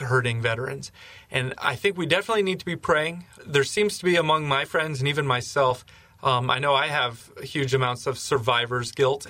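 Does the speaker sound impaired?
No.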